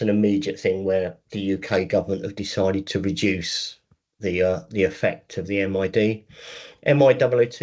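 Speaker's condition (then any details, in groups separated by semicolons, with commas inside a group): No condition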